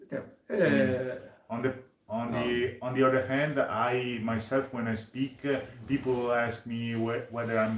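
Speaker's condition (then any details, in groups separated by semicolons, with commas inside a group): No condition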